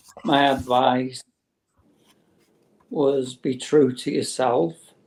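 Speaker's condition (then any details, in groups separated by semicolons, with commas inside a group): Motor neurone disease; terminal, no cure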